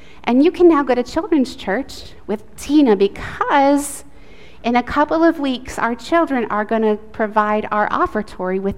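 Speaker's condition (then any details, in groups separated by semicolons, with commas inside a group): No condition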